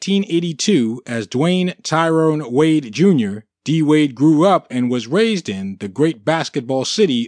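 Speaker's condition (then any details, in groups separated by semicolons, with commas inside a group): No condition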